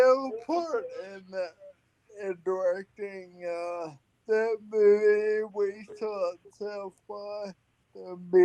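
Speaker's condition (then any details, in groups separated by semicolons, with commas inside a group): Friedreich's ataxia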